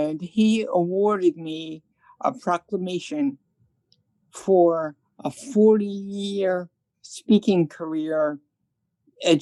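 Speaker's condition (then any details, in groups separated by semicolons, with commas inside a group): Cerebral palsy; from birth, hearing loss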